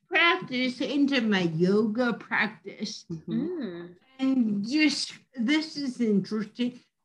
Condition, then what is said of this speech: Dysarthria. And obviously, you know, I'm still dysarthric.